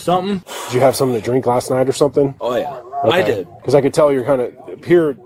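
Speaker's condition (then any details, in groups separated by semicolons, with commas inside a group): No condition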